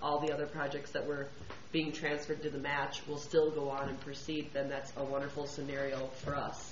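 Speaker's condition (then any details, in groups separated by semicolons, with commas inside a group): No condition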